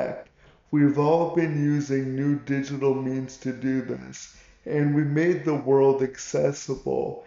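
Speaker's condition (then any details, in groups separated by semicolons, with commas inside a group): Cerebral palsy; childhood prognosis of unclear or no speech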